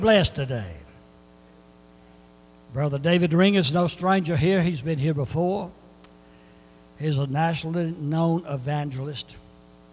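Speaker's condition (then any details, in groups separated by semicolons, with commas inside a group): No condition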